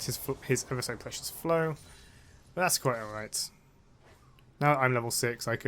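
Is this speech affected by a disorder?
No.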